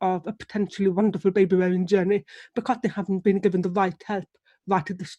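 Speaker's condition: Deafness; relies on lip reading

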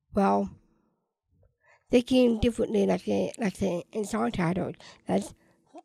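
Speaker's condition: Down syndrome

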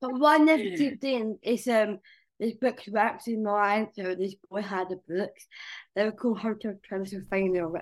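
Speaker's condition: Down syndrome; age 21

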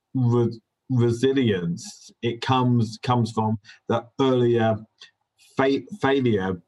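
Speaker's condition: Stammer; possibly linked to hearing difficulties from illness in first 3 or 4 years, affecting language; repeated sounds, repeated words, prolonged sounds, blocks

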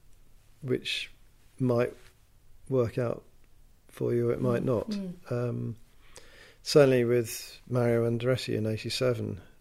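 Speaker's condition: No condition

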